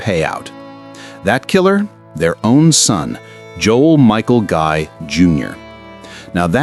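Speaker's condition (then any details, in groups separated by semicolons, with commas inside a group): No condition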